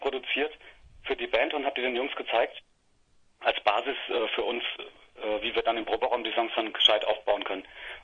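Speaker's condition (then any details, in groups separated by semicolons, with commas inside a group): No condition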